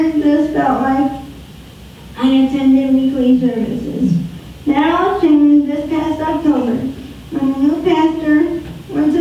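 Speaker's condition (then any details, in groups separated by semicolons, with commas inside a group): Spastic quadriplegic cerebral palsy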